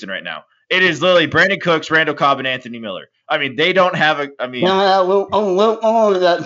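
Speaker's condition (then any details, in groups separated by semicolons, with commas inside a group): No condition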